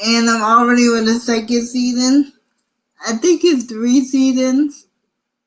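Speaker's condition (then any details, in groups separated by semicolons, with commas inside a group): Cerebral palsy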